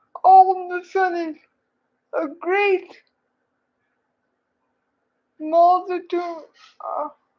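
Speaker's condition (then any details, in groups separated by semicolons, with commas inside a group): Cerebral palsy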